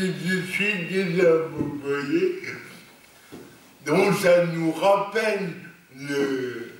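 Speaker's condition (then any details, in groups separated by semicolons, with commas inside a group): Cerebral palsy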